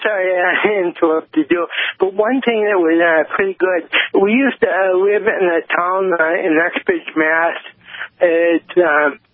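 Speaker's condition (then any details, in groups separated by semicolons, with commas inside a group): Cerebral palsy; lifelong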